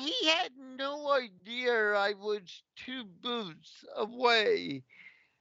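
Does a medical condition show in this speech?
Yes: cerebral palsy; slow walking, takes a while to walk off stage; a little unique in delivery and style.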